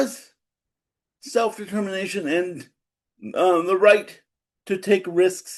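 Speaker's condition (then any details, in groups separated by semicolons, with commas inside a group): Cerebral palsy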